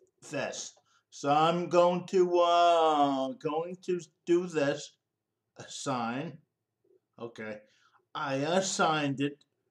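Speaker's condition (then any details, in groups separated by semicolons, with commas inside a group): Cerebral palsy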